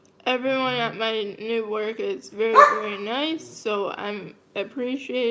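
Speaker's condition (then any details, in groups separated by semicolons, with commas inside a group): Cerebral palsy, mild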